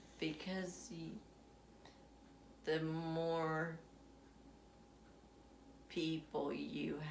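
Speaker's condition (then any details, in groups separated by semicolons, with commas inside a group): Essential tremor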